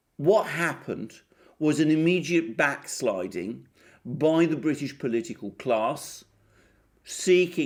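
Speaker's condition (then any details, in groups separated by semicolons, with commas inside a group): No condition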